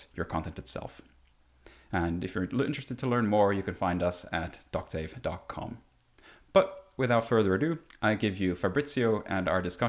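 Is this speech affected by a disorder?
No.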